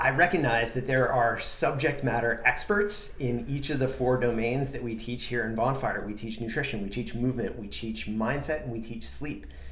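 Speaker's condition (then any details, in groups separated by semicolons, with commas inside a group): No condition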